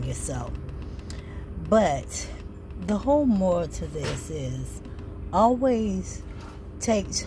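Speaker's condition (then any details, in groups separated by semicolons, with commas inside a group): ALS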